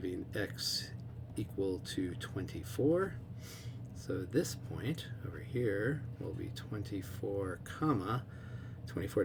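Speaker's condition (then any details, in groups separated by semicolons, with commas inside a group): No condition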